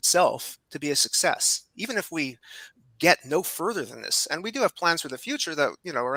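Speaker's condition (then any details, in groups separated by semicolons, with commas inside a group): No condition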